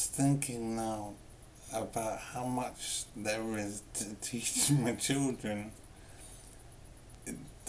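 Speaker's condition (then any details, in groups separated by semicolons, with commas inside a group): Brain injury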